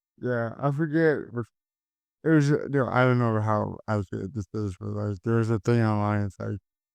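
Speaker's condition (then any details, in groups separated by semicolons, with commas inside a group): Cerebral palsy; caused by stroke at birth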